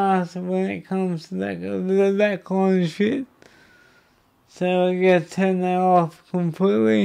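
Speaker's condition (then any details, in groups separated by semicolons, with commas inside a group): Cerebral palsy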